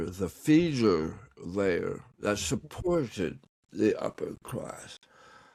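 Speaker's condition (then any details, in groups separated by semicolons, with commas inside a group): Tongue cancer; recovering, tongue exercises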